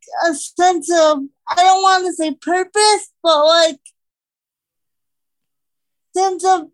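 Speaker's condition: Cerebral palsy; about 26 years since diagnosis

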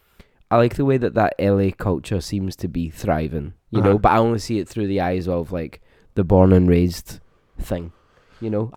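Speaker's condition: No condition

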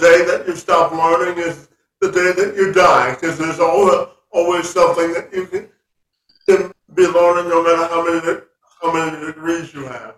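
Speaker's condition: Cerebral palsy; cerebral palsy since birth

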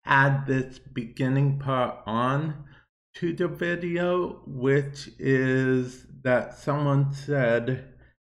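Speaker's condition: Cerebral palsy; affects speech a bit

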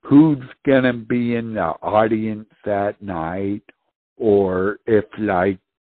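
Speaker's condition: Speech impediment; uncoordinated movement, cannot perform roadside sobriety test; mistaken for intoxication by bartenders and police

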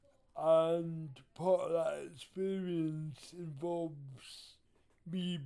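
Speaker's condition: Cerebral palsy; wheelchair user

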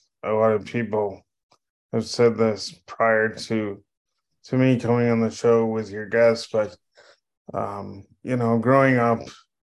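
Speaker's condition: Cerebral palsy; power chair

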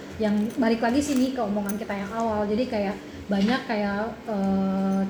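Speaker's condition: No condition

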